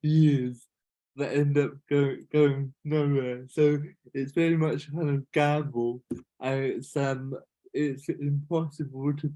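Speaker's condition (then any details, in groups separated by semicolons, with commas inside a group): Cerebral palsy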